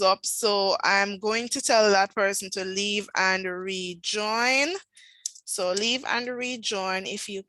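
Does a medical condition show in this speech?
No.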